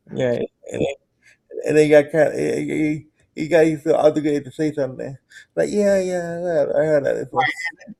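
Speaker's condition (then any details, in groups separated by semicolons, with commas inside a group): Cerebral palsy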